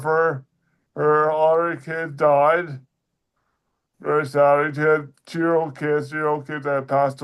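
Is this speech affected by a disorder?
Yes: dysarthria; weaker speech muscles.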